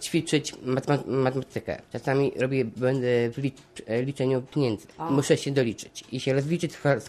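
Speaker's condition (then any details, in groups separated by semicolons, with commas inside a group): Down syndrome; intellectual disability, intermittent memory lapses, difficulty with arithmetic and counting money; turning 28 this year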